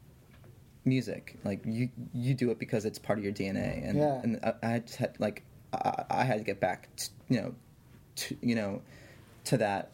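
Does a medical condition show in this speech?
Yes: stutter; occasional stutter; stutters briefly during interview, apologizes for it; stutters sometimes, apologizes for stuttering mid-interview; here repeated sounds, prolonged sounds.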